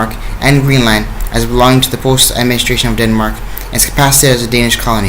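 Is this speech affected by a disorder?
No.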